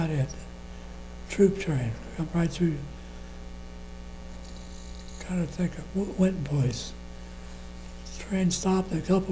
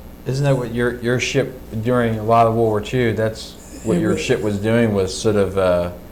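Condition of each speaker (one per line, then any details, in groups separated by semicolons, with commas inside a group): Parkinson's disease
No condition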